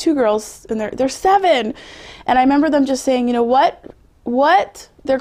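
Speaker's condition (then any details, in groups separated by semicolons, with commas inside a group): No condition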